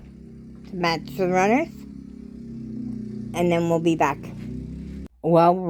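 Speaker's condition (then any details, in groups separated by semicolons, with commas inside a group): Cerebral palsy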